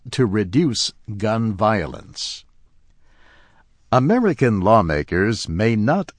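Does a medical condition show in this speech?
No.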